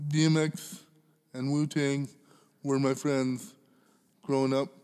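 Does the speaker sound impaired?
Yes: cerebral palsy; smokes a lot of cannabis.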